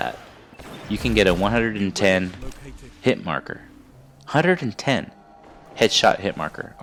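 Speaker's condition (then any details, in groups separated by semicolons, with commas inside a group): No condition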